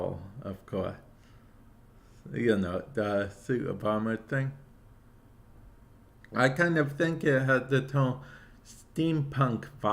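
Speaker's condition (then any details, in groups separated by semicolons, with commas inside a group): Cerebral palsy; affects speech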